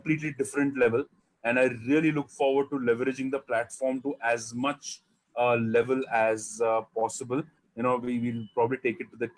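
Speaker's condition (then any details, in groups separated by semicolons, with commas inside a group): No condition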